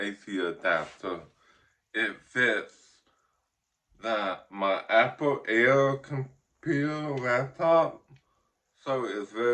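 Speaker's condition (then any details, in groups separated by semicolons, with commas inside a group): Ataxic cerebral palsy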